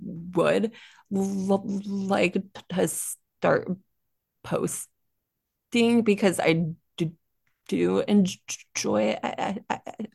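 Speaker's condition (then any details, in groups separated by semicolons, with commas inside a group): Stuttering; more comfortable the more people spoken to, sound repetitions; prolonged sounds, blocks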